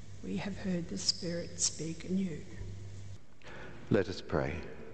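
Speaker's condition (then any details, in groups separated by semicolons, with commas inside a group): No condition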